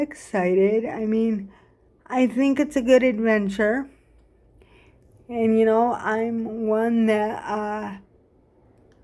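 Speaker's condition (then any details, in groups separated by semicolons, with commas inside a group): Cerebral palsy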